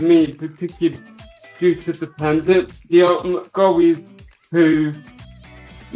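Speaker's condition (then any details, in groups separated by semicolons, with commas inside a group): Cerebral palsy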